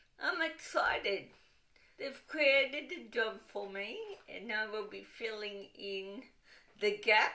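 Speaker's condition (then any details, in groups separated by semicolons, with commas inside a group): Cerebral palsy, dystonic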